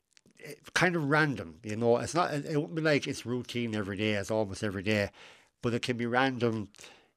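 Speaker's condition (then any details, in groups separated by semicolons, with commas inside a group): Cleft lip and palate; adult, age 41, decades after final surgery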